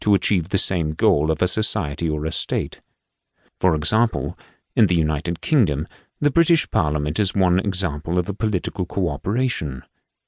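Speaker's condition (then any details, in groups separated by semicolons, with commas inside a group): No condition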